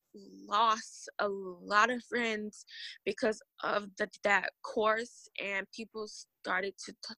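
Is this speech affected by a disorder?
Yes: stuttering; long-standing stutter, years of speech therapy, severe stuttering and painful speeches in high school, not cured; two new techniques since The Steve Harvey Show, where Steve Harvey helped her speak fluently; less stuttering when unobserved, with close friends, or arguing, more when upset; here repeated sounds, prolonged sounds.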